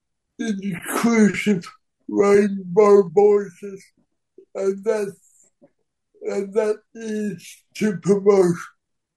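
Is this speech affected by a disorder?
Yes: cerebral palsy; cerebral palsy since birth, wheelchair user.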